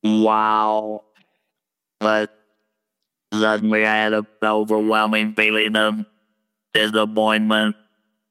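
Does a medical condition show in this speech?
Yes: laryngectomy, total laryngectomy with electrolarynx; voice box removed for laryngeal cancer from smoking cigarettes, electric wand held to throat; no current signs of cancer, speaks with handheld electric wand (electrolarynx) at throat; robotic electric wand voice, hard to understand at first, talking effortful, wand not hard to learn.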